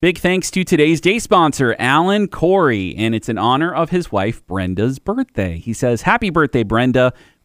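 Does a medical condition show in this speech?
No.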